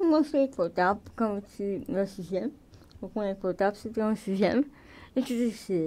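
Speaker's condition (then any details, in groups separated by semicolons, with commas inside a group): Cerebral palsy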